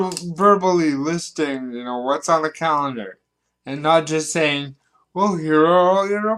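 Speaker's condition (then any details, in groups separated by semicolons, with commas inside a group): Cerebral palsy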